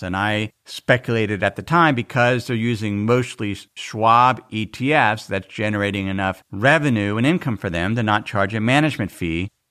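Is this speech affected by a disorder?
No.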